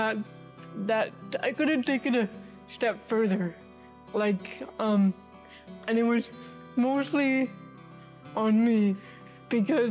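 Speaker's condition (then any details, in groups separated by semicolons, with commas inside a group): Cerebral palsy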